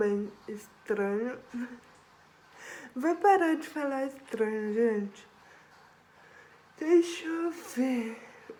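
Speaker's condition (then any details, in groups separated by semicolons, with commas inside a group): Cerebral palsy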